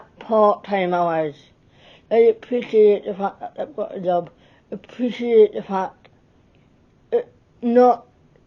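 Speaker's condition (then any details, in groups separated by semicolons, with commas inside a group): Cerebral palsy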